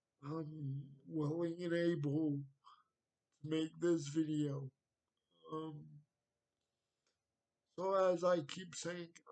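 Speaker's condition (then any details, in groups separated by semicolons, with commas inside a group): Cerebral palsy; wheelchair, needs transfer help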